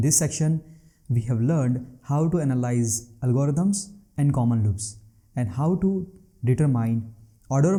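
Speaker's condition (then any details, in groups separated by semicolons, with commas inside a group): No condition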